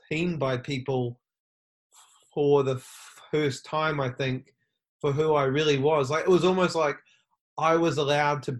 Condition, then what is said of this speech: Stuttering. But now I think I'm worse around them because I'm relaxed.